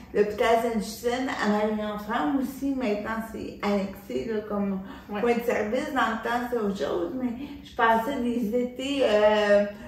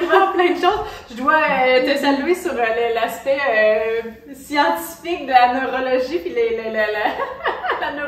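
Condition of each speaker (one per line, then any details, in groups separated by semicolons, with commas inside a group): Cerebral palsy; from birth, uses wheelchair
No condition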